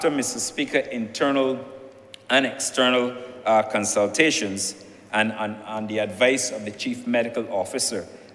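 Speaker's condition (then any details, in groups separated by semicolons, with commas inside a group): No condition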